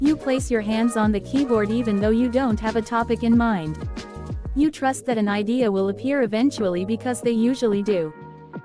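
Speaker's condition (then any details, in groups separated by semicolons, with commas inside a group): No condition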